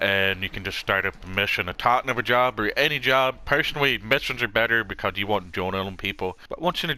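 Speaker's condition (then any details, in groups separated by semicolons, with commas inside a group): No condition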